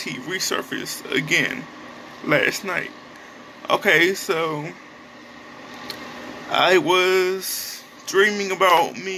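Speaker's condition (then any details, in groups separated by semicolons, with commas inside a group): Cerebral palsy; affected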